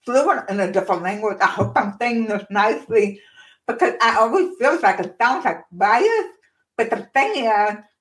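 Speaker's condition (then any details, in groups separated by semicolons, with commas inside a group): Profound deafness; born profoundly deaf, hearing aids until 30s, one cochlear implant after youngest child, weeks post-surgery dizziness; deaf accent, listeners notice, childhood speech therapy at UT Dallas Cellular Center, ended by middle school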